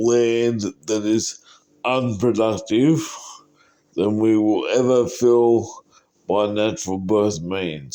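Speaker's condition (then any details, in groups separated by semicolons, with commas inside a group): Cerebral palsy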